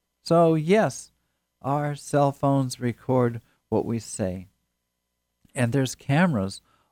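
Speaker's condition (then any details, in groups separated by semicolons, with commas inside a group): No condition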